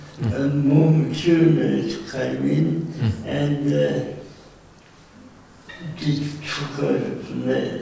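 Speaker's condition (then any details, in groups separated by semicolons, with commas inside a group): Cerebral palsy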